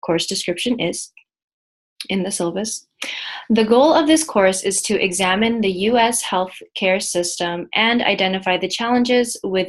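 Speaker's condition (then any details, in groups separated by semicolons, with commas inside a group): No condition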